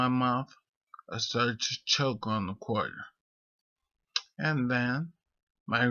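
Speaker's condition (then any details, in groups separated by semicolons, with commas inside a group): Multiple sclerosis; rambling speech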